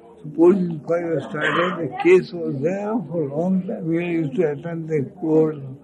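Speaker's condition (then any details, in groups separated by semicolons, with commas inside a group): Speech loss after head injury; speech feels heavy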